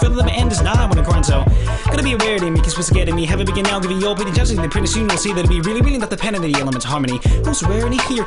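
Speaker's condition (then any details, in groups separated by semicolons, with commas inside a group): No condition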